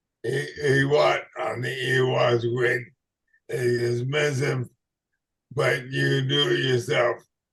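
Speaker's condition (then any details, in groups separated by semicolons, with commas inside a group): ALS/MND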